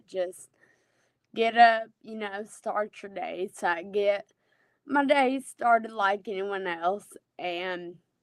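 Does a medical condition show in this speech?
Yes: Friedreich's ataxia.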